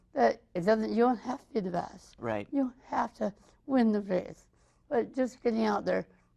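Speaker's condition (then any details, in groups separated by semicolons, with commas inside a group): Mild cerebral palsy; early childhood speech therapy, atypical-sounding speech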